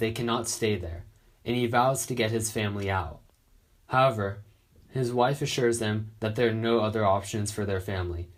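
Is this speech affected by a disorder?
No.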